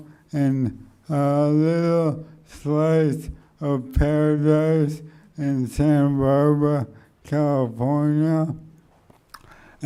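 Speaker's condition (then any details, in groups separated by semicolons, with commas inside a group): Motor neuron degeneration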